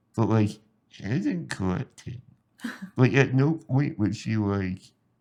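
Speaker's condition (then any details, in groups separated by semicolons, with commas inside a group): Spinal muscular atrophy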